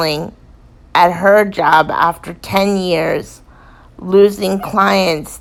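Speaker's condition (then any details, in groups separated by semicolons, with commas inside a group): Cerebral palsy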